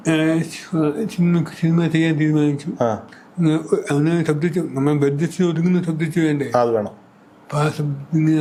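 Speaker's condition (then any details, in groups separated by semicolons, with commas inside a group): Cerebral palsy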